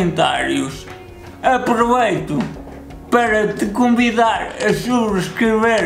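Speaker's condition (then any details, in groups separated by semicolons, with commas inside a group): Cerebral palsy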